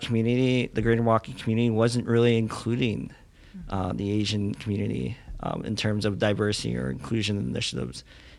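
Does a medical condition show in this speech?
Yes: cleft lip and palate; congenital.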